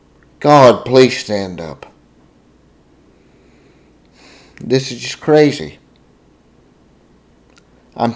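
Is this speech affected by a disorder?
Yes: cerebral palsy, spastic diplegia.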